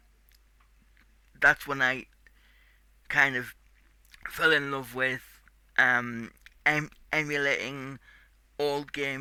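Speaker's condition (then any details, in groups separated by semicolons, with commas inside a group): Cerebral palsy; tight muscles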